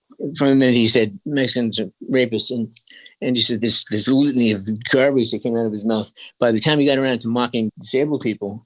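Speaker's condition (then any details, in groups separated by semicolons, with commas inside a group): Early-onset Parkinson's disease; progressive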